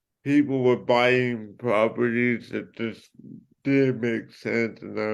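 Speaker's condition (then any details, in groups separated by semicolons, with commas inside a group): Cerebral palsy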